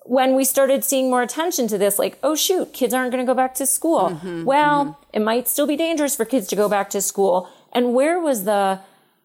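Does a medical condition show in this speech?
No.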